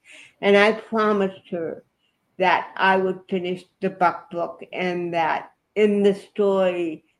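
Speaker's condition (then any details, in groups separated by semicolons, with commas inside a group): Cerebral palsy; affects body movements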